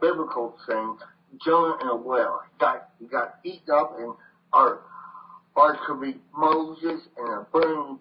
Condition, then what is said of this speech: Tracheostomy. Sorry, but what I'm saying is that you've had damage to your voice